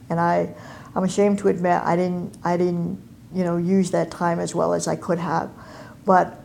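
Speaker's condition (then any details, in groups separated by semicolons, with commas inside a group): Cleft palate and cleft lip; congenital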